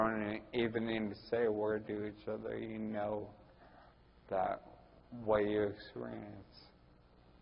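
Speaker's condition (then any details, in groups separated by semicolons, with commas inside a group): Ataxia; speech typical of the condition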